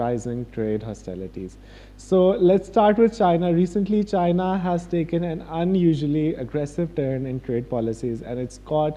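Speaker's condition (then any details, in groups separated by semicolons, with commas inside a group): No condition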